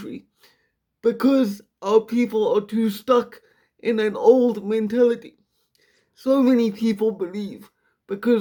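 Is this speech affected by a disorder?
Yes: quadriplegic cerebral palsy.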